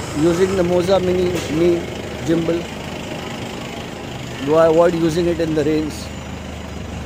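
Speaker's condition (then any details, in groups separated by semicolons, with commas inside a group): No condition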